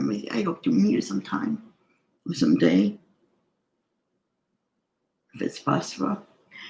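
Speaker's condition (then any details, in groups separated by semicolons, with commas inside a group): Cerebral palsy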